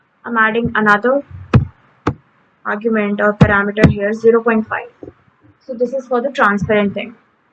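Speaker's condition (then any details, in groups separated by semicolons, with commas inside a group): No condition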